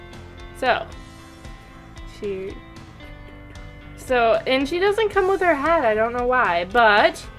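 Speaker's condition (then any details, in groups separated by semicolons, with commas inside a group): No condition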